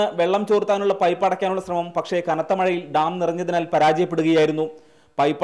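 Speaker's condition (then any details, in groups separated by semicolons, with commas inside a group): No condition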